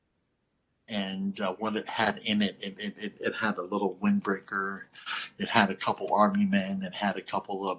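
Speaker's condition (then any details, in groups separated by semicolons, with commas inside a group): Cleft lip and palate; stuttering and unclear speech as a child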